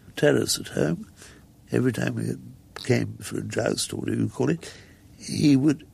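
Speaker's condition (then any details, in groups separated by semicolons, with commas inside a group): Muscular dystrophy; progressive, wheelchair user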